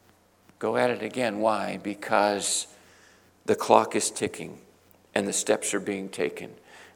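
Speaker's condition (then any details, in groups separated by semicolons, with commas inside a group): No condition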